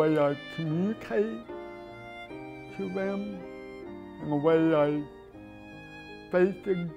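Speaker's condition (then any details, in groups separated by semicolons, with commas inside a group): Cerebral palsy; oxygen loss at birth, three months premature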